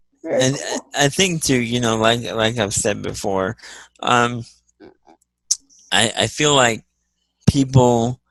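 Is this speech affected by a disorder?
Yes: cerebral palsy.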